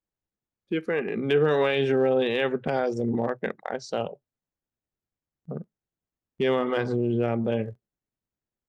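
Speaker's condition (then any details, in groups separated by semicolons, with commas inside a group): Friedreich's ataxia; wheelchair dependent since age 18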